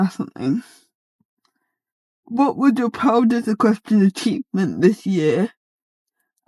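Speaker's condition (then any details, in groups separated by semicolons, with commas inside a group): Cerebral palsy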